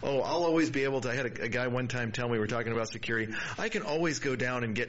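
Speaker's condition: No condition

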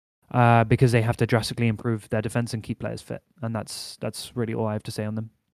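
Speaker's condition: No condition

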